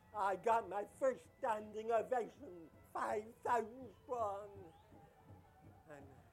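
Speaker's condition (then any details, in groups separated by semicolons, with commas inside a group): Deafness, acquired at age 5 from German measles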